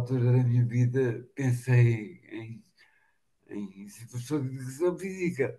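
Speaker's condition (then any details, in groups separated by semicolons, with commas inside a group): Machado-Joseph disease (sca3)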